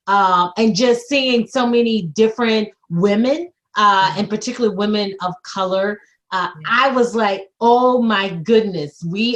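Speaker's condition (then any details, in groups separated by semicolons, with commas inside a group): No condition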